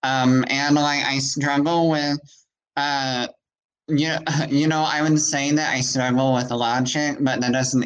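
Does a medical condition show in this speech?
Yes: cleft palate; congenital cleft palate, present from birth; voice pretty nasal, altered vocal tonality, sometimes monotone quality, lowering pitch does not help.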